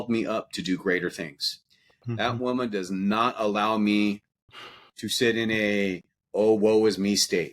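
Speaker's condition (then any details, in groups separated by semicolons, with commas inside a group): No condition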